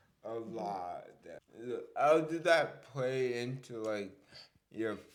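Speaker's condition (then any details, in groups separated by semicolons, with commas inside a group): Cerebral palsy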